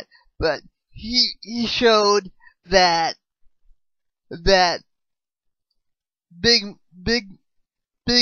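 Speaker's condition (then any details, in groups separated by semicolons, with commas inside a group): Cerebral palsy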